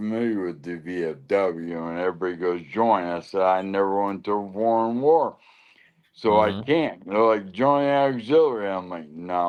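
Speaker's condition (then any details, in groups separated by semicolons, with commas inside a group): Lou Gehrig's disease (ALS)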